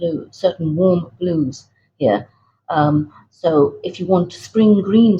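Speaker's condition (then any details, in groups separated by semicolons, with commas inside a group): No condition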